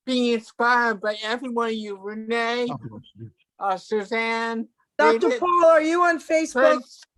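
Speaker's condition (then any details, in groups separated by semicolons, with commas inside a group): Cerebral palsy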